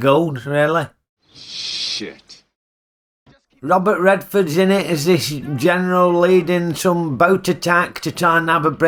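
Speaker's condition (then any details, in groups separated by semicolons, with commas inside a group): No condition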